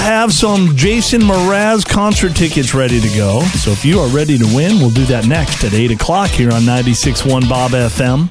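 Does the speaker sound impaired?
No.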